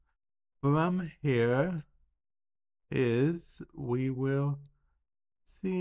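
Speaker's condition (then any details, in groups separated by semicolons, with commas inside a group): Traumatic brain injury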